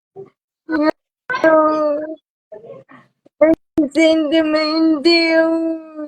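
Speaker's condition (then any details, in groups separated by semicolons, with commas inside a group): Cerebral palsy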